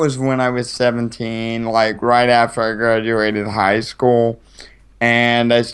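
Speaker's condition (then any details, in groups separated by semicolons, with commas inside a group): Cerebral palsy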